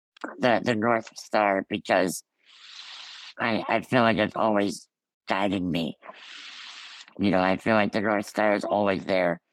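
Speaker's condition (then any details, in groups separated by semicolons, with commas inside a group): Ullrich congenital muscular dystrophy; from birth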